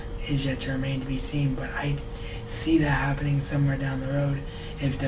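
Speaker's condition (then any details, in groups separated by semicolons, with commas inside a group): Cerebral palsy; wheelchair bound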